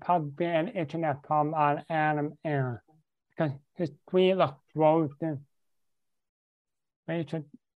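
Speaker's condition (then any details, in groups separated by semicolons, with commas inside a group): Hearing loss; much of hearing lost due to double pneumonia; speech self-described as not perfect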